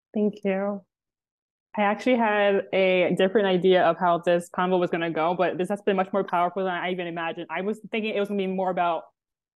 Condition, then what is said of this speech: Stuttering. But I mean, you later said, you know, oh, I, I stutter, you know, and you, you mentioned that.